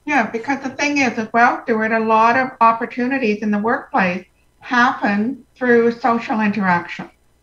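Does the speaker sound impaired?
Yes: profound hearing loss, congenital.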